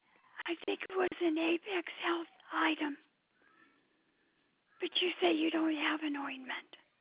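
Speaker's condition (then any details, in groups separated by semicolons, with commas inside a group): Speech difficulty; trouble speaking, speaking is tiring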